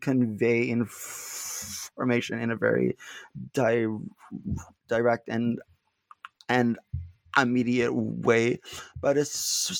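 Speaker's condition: Stuttering; little stuttering during this recording; not stuttering much at time of recording; repeated sounds, prolonged sounds, blocks

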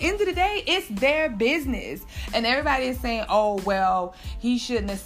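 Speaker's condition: No condition

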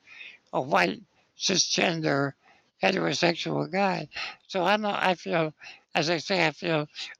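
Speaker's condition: Spinal muscular atrophy; age 60

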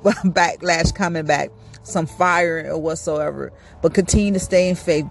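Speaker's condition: No condition

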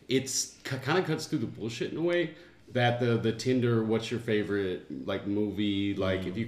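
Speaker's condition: No condition

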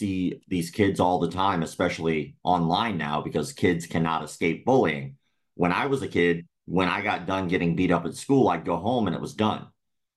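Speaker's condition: Cleft lip and palate; speech impediment still present

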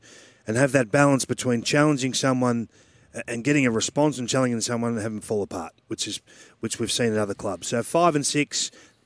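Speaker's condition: No condition

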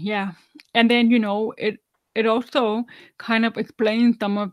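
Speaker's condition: Deafness, 99% hearing loss, severe

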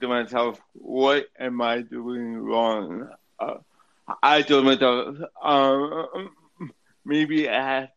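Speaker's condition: Cerebral palsy; affects speech

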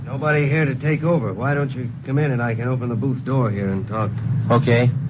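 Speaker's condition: No condition

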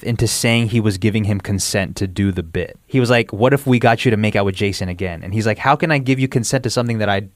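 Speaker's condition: No condition

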